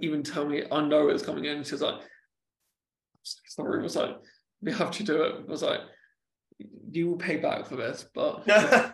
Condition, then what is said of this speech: Stuttering. I'm at the gym, I never stammer, and whenever I've got my head set on anything, I don't stammer at all.